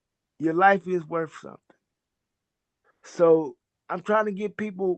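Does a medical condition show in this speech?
Yes: cerebral palsy.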